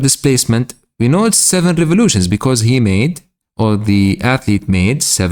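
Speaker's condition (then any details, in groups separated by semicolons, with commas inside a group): No condition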